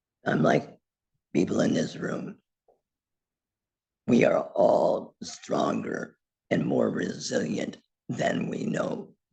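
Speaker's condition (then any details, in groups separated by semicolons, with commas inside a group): Laryngectomy; total laryngectomy, voice prosthesis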